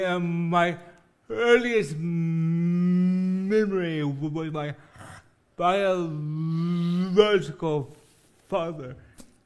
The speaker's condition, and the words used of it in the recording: Cerebral palsy. In my Maps app, if I don't enunciate, we end up in the